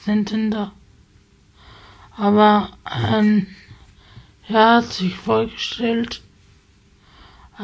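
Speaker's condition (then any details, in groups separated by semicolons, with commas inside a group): Spasticity from birth; multiple sclerosis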